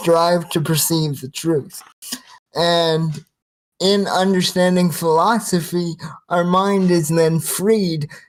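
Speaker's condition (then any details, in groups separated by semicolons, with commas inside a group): Cerebral palsy, spastic quadriplegia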